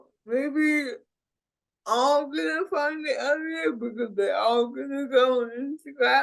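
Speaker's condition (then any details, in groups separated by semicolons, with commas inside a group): Cerebral palsy; needs extensive care; speech impediment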